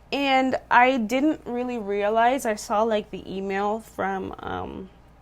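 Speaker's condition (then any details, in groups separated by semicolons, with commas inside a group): No condition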